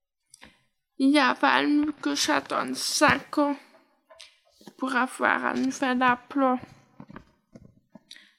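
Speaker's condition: Hearing impairment; right ear hearing loss, hearing aids, implant surgery, orthophoniste listening training, second operation for failed electrode

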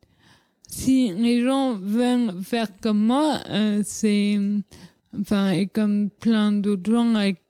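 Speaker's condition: Cerebral palsy; childhood speech

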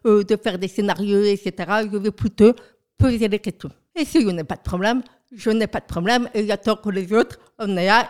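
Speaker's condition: Profound deafness from birth

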